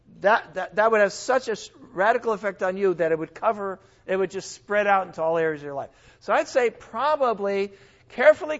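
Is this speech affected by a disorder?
No.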